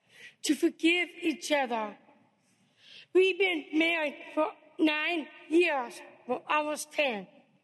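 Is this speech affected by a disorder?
Yes: Down syndrome; diagnosed at birth.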